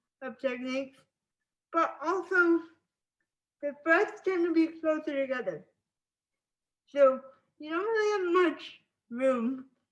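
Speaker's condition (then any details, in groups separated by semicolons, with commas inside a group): Spastic cerebral palsy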